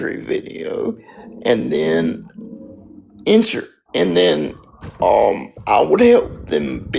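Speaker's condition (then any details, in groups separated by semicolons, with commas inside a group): Spastic quadriplegic cerebral palsy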